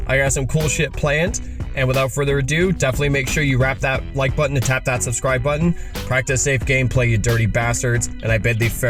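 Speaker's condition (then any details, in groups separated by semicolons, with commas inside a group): No condition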